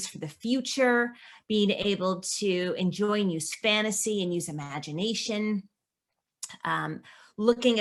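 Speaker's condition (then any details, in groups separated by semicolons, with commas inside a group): No condition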